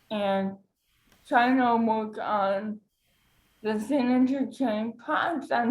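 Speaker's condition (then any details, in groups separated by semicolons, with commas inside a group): Cerebral palsy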